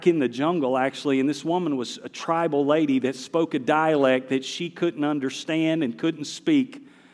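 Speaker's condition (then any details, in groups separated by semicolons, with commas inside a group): No condition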